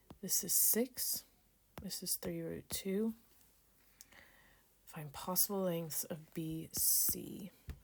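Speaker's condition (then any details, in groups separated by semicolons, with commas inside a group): No condition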